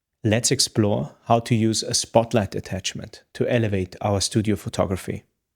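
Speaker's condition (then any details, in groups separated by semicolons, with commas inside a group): No condition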